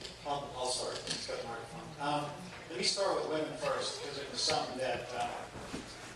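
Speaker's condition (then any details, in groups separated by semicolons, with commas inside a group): No condition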